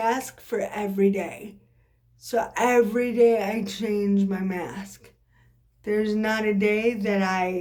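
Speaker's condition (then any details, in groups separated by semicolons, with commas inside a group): Cerebral palsy; occasional swallowing problems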